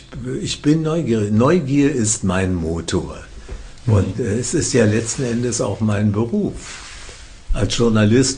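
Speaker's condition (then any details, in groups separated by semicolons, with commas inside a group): Parkinson's disease; exercise as ongoing therapy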